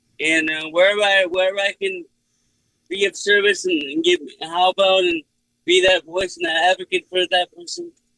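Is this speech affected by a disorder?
Yes: cerebral palsy; speech unaffected.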